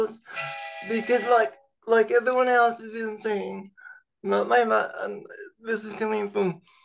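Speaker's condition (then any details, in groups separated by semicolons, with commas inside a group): Cerebral palsy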